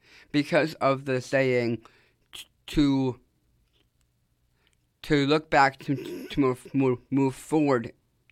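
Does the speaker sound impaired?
Yes: Down syndrome; from birth; able to do public speaking, able to express self.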